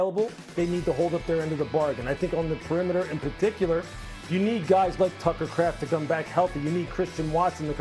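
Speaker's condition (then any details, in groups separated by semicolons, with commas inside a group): No condition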